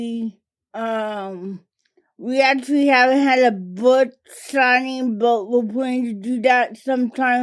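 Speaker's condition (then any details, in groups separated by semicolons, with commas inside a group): Cerebral palsy; affects speech and fine motor skills; primarily affects speech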